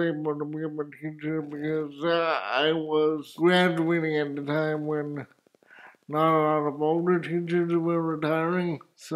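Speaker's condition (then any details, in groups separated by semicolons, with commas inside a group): Cerebral palsy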